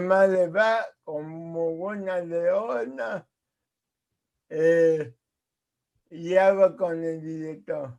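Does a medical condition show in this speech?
Yes: cerebral palsy; speaks as if with potato in mouth.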